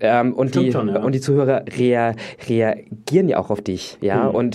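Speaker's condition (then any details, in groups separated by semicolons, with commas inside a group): Stuttering; felt at lips, tongue, articulation and whole body, giving seminars a challenge; repeated sounds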